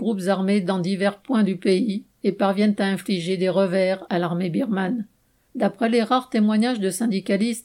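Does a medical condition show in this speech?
No.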